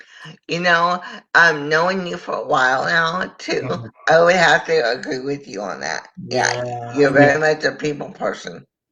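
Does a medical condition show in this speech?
Yes: cerebral palsy.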